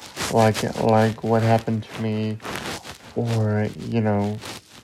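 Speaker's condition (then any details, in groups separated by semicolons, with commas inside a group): Cerebral palsy; cerebral palsy since birth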